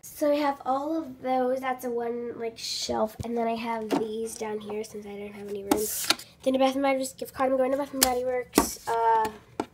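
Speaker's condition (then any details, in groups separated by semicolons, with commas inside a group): No condition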